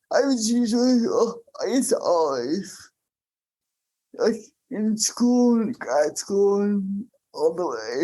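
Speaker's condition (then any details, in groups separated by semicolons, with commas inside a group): Cerebral palsy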